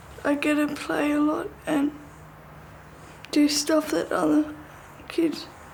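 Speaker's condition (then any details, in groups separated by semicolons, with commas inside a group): Cerebral palsy; very premature birth, affects movement and posture, mainly legs; three months after leg surgery, stands with assistance, physiotherapy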